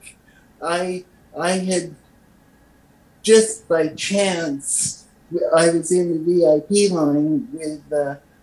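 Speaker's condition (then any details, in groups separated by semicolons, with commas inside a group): Cerebral palsy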